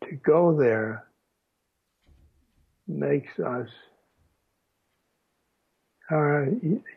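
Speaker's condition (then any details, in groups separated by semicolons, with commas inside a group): Aphasia after stroke; speech lost then regained, talking again publicly after stroke; halting speech with pauses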